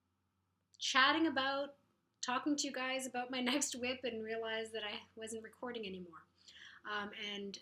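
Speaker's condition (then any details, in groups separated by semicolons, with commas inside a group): No condition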